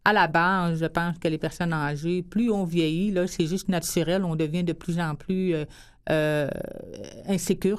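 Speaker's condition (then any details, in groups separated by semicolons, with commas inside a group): Hearing loss since birth; also speaks English well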